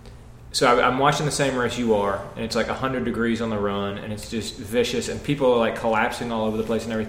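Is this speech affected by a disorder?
No.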